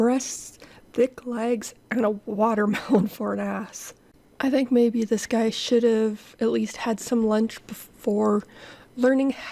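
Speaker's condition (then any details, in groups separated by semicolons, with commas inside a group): No condition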